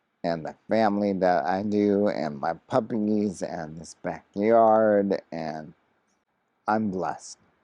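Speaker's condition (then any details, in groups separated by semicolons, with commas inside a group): ALS; very hard to talk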